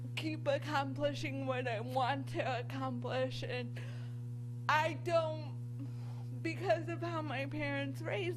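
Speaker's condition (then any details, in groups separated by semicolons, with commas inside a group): Cerebral palsy; from birth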